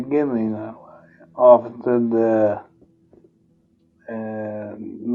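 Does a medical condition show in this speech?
Yes: multiple sclerosis; progressive form.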